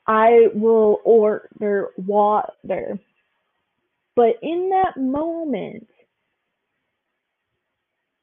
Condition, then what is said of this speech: Stuttering. I go to the buzz because I can have the most stuttering, worst stuttering days.